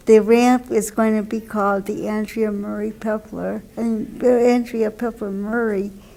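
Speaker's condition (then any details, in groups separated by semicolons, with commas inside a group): Cerebral palsy; wheelchair user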